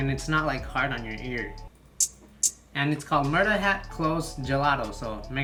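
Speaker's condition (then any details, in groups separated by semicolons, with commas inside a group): No condition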